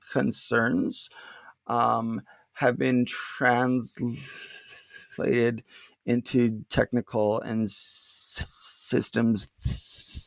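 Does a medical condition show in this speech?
Yes: stuttering; little stuttering during this recording; not stuttering much at time of recording; here repeated sounds, prolonged sounds, blocks.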